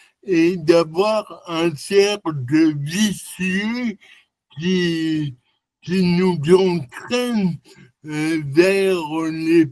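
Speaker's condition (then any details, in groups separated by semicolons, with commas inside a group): Cerebral palsy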